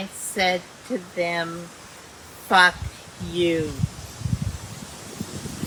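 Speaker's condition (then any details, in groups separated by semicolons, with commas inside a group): Dysarthria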